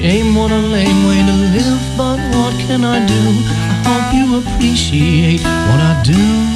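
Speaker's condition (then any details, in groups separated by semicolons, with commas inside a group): No condition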